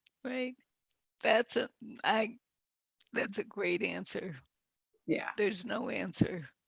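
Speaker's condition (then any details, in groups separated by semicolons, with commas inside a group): Multiple sclerosis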